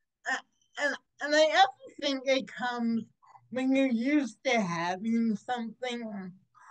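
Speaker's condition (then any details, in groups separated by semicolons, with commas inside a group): Cerebral palsy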